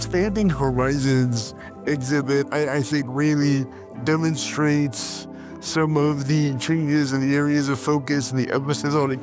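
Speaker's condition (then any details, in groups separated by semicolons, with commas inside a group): Cerebral palsy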